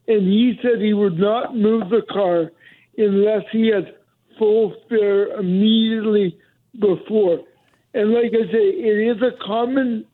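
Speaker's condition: Cerebral palsy; mobility declined since

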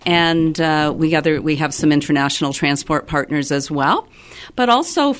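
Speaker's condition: No condition

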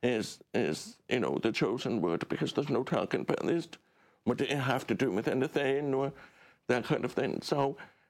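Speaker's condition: Deaf; relies on subtitles

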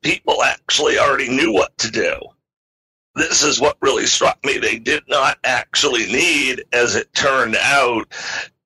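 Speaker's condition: Spasmodic dysphonia; weakened voice at onset, trouble speaking, could barely use voice, limited speaking to protect voice

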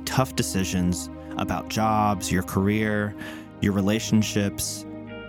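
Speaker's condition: No condition

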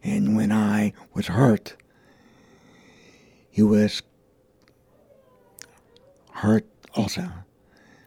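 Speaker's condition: Vocal cord damage; gunshot to head, Austin mini-mart shooting, traumatic brain injury, right side and arm weak, limp; one vocal cord paralyzed, other works very little; bullet went through speech area, no speech two months, speech and language returned

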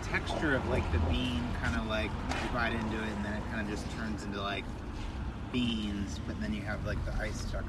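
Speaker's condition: No condition

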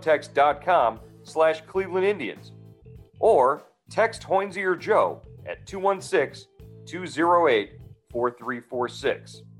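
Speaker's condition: No condition

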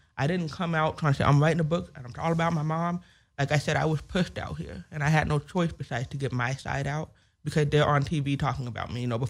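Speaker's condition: Hearing loss with speech impediment; congenital hearing loss

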